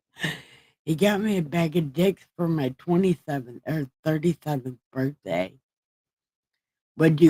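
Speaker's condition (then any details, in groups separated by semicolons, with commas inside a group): Brain injury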